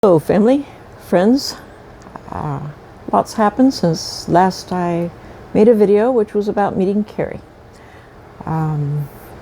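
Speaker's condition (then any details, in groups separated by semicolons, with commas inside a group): No condition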